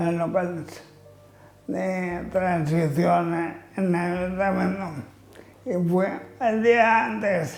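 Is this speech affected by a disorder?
Yes: amyotrophic lateral sclerosis (ela).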